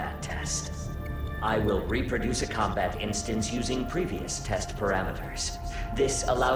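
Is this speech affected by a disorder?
No.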